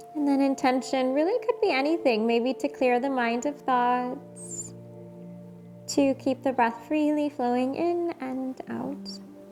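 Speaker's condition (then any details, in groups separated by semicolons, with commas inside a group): No condition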